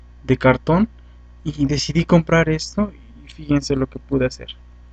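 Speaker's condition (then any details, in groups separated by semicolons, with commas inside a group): No condition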